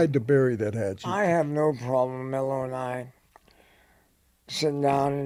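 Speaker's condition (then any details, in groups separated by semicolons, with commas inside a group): Head and neck cancer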